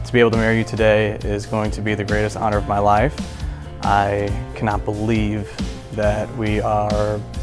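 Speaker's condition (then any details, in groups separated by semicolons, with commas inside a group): No condition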